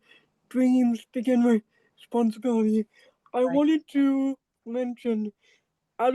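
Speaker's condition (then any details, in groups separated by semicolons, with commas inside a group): Cerebral palsy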